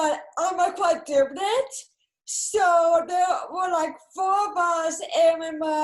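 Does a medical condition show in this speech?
Yes: cerebral palsy.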